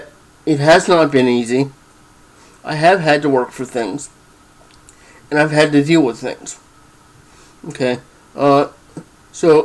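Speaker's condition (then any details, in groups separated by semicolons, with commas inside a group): Cerebral palsy, spastic diplegia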